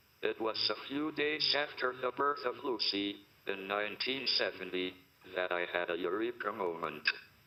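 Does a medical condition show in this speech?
Yes: motor neuron disease, through a speech-generating device; nighttime ventilation.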